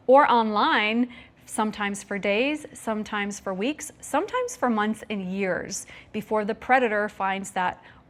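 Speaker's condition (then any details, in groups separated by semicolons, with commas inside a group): No condition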